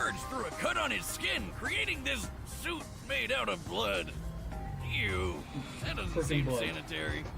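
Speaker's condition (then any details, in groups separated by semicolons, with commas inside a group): No condition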